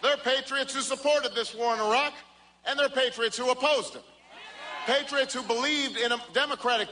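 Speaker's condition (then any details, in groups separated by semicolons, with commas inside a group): No condition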